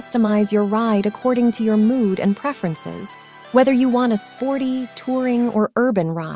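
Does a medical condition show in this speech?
No.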